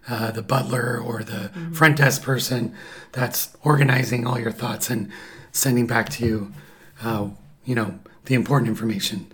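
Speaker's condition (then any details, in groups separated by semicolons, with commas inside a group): Paralyzed vocal cord; voice sounds different because of paralyzed vocal cord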